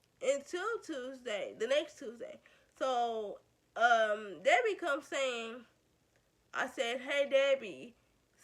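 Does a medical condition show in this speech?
Yes: cerebral palsy.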